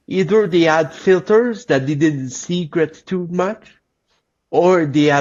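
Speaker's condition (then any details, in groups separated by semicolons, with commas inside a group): Cerebral palsy; lifelong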